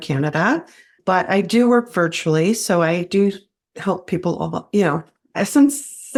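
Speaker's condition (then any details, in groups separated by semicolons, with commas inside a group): No condition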